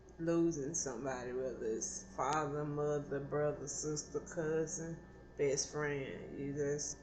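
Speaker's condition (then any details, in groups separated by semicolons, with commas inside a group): Cerebral palsy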